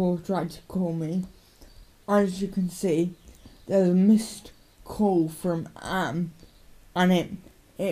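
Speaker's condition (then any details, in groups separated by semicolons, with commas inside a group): Cerebral palsy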